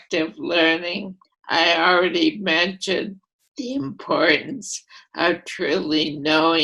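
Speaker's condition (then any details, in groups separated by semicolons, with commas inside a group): Primary lateral sclerosis; voice affected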